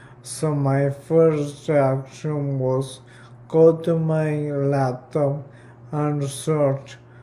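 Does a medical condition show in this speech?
Yes: ALS/MND; 9 months since onset.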